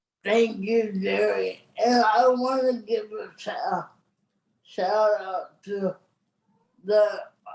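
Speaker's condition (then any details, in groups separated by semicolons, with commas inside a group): Cerebral palsy; present from birth, premature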